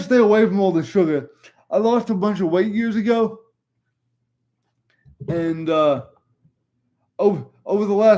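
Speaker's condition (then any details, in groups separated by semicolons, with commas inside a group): Cerebral palsy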